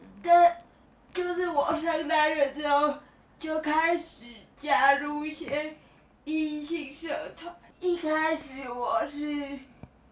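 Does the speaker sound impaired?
Yes: cerebral palsy; only mouth and eyes relatively mobile, rest of body not mobile.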